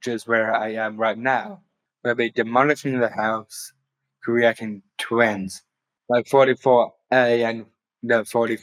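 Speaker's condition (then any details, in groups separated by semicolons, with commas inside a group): Down syndrome; later diagnosed with autism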